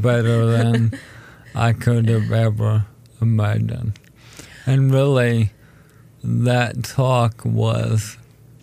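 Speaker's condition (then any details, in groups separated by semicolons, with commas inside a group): ALS; told condition is terminal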